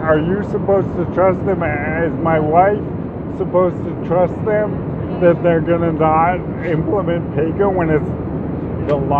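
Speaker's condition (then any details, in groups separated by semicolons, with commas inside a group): ALS; paralyzing whole body; about a year since diagnosis, rapidly progressing paralysis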